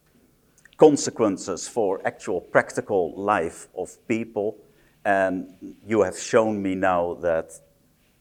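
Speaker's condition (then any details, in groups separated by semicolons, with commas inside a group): No condition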